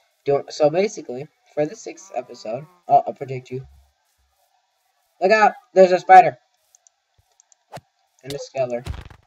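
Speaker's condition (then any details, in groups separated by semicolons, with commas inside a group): No condition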